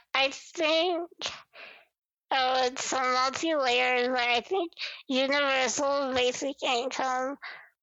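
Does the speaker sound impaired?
Yes: spinal muscular atrophy; movement disorder, lifelong.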